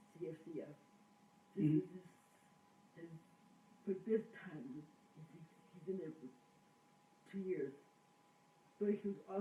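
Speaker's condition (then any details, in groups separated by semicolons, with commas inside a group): Cerebral palsy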